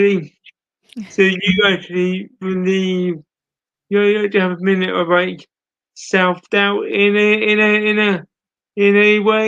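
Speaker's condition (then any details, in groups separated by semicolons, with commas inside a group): Cerebral palsy; full-time wheelchair user; speech impairment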